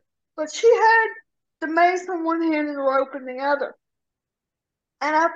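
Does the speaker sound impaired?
Yes: cerebral palsy; severe rotator cuff tear.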